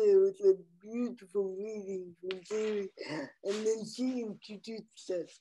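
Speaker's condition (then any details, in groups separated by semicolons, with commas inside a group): Cerebral palsy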